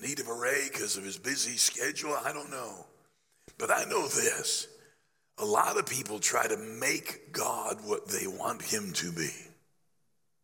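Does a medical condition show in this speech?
Yes: laryngeal cancer after radiation, growth on voice box treated with radiation and chemotherapy; started preaching in a whisper, voice gaining strength, still affected, apologizes for listener discomfort.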